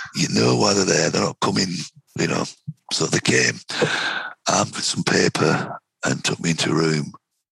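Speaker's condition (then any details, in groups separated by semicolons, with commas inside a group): Vocal cord cancer, head and neck cancer, right vocal cord; normal voice kept, earlier voice croaky, weak, vanishing, breathing restricted, night choking, difficult intubation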